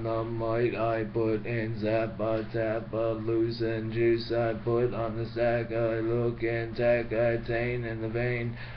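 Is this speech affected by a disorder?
Yes: brain injury.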